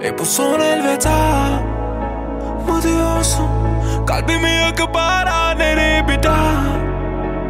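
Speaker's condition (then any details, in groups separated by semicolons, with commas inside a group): No condition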